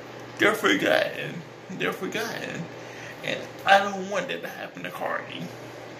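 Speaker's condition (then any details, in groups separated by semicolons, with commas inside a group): Cerebral palsy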